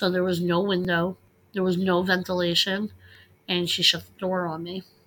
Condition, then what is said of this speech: Cleft palate. And as you're hearing me now talk, you can probably hear me breathe more than my words.